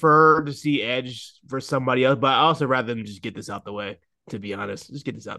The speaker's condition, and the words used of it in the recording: None; typical speech.